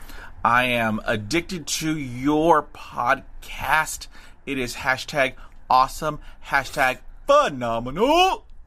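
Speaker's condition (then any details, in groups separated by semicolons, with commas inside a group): Stuttering; recorded voice message played on show; says not stuttering in message, attributed to excitement; prolonged sounds, blocks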